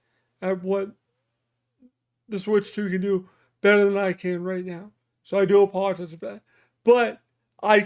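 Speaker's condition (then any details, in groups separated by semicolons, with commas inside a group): Cerebral palsy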